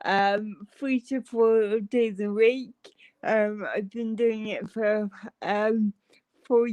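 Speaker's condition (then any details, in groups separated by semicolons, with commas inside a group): Cerebral palsy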